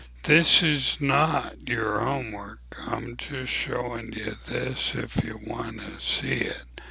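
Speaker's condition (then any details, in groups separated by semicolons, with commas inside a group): ALS; abnormally slow voice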